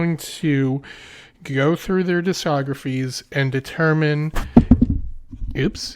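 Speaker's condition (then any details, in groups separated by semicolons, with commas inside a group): No condition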